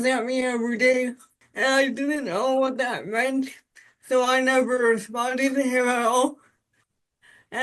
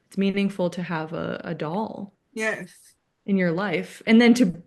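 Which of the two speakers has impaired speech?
The first: cerebral palsy; spastic quadriplegic cerebral palsy, from birth, all four limbs, involuntary movements; uses adaptive typing technology, word prediction; voice harder to understand, voice assistants fail recognition.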